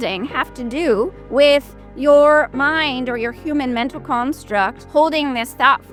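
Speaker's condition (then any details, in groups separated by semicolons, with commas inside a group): No condition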